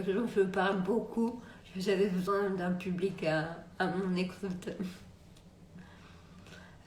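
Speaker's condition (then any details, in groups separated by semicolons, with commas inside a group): Multiple sclerosis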